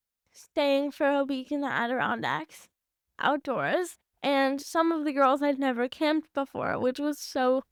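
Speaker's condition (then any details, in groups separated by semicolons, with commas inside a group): Cerebral palsy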